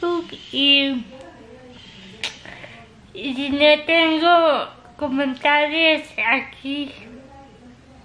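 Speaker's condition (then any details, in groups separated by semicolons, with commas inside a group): Cerebral palsy; physical disability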